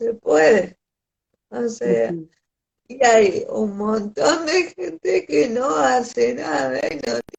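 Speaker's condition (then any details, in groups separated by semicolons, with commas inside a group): Cerebral palsy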